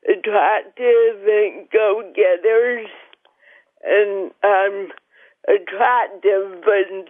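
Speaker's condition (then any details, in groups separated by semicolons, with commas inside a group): Cerebral palsy; mild; joins by phone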